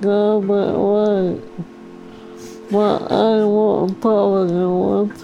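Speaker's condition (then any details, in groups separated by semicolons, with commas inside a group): ALS; harder to understand, slow sentence production, mute when hurt, losing voice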